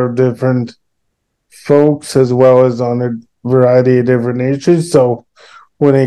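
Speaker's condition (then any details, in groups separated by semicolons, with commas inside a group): Cerebral palsy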